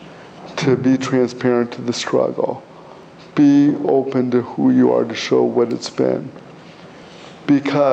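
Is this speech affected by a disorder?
Yes: cerebral palsy.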